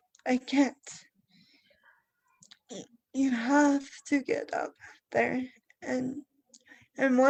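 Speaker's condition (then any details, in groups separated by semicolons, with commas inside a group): Cerebral palsy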